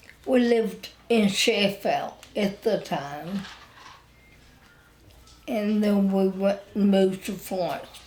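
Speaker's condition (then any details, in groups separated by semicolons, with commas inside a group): Spinal ataxia; wheelchair user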